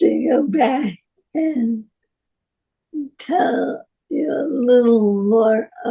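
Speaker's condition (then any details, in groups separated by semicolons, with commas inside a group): Parkinson's disease; about 31 years since diagnosis, still active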